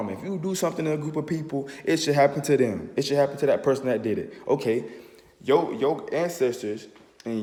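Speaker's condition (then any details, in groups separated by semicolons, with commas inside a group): No condition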